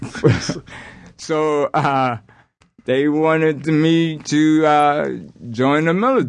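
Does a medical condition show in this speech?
Yes: aphasia after strokes; stuttering after strokes, had to repeat everything, impediment not heard when singing, less noticeable.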